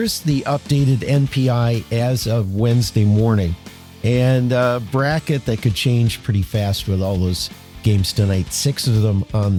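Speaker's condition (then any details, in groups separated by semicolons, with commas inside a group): No condition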